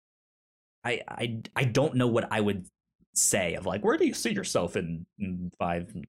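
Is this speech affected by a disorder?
Yes: stutter; stutters while talking on podcast; stutter when talking, whole-word repetitions such as i i i; here repeated words, prolonged sounds.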